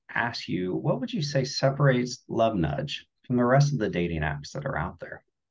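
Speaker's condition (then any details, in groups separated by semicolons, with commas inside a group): No condition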